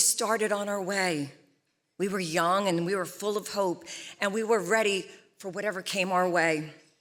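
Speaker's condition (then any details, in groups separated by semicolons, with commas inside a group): No condition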